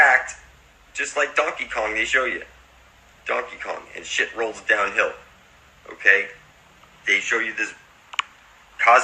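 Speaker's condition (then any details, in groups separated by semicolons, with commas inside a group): No condition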